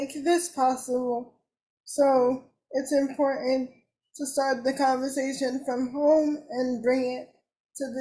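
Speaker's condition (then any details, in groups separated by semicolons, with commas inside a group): Cerebral palsy; uses wheelchair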